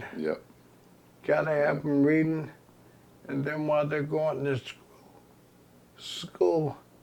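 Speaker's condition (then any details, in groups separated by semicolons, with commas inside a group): ALS; progressive terminal illness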